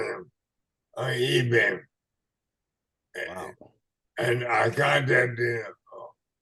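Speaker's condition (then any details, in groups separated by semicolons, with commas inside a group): ALS/MND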